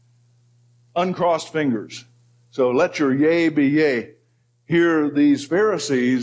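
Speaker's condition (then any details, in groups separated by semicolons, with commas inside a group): No condition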